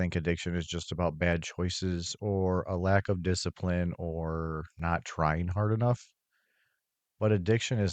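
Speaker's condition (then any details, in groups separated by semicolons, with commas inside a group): No condition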